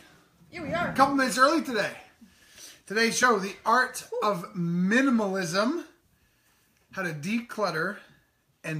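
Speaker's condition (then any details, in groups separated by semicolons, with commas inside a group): No condition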